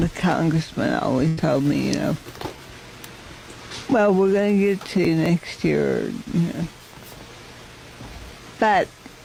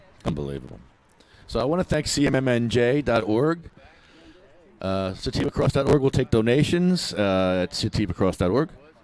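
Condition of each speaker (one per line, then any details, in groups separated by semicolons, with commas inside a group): Multiple sclerosis
No condition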